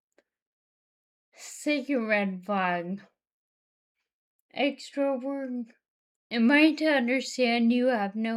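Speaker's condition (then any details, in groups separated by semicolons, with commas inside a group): Friedreich's ataxia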